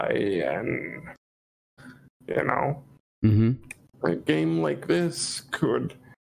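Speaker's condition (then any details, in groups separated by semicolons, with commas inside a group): Cerebral palsy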